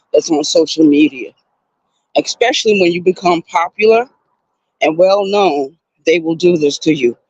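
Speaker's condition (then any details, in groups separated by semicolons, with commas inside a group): No condition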